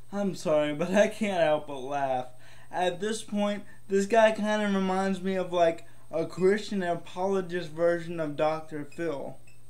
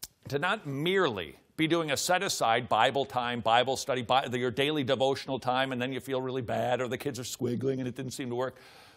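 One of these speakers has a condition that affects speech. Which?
The first: cerebral palsy; spastic twitchy movements, wheelchair user; speech somewhat affected, occasional slurring, mostly controlled.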